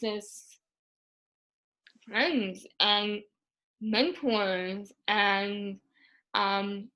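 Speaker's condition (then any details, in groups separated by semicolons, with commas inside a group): Moebius syndrome; paralyzed tongue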